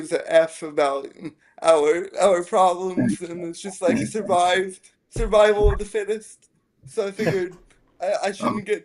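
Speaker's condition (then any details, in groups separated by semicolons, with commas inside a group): Spastic quadriplegic cerebral palsy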